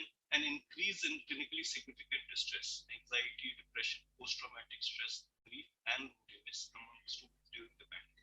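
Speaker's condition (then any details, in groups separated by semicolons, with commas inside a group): No condition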